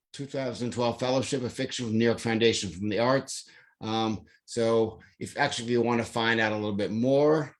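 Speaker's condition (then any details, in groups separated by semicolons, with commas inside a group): No condition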